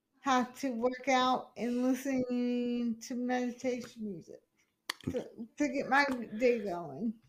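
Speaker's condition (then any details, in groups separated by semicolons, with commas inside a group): Hemiplegic cerebral palsy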